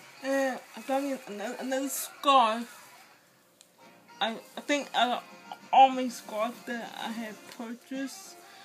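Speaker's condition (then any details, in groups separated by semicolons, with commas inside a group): Speech impairment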